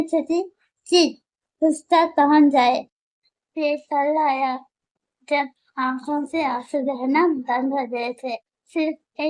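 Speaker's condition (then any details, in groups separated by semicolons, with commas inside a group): Muscular dystrophy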